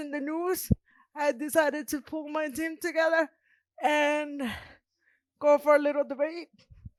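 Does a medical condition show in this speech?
Yes: cerebral palsy; present from birth.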